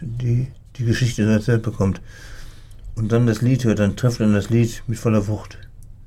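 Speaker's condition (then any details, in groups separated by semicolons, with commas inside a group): Parkinson's disease; impaired fine motor skills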